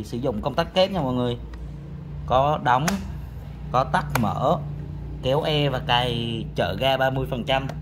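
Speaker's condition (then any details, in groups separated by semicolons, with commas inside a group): No condition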